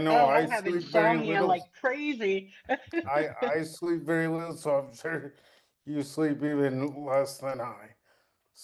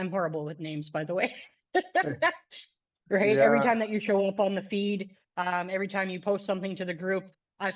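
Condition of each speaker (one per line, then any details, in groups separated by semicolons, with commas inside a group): Cerebral palsy; since birth, birth complications
No condition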